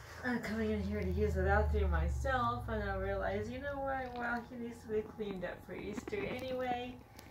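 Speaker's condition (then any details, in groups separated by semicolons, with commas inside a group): Cerebral palsy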